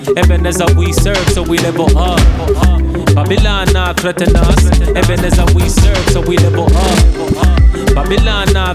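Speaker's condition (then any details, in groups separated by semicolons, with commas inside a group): No condition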